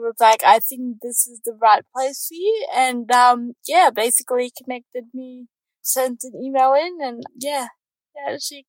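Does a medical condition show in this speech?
Yes: cerebral palsy; congenital cerebral palsy, born in New Zealand, moved to Australia on doctors' advice.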